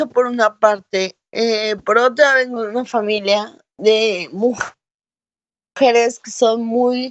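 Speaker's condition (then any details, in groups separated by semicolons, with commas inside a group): Cerebral palsy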